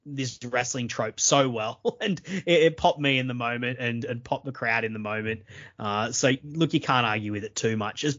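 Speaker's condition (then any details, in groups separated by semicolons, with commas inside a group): No condition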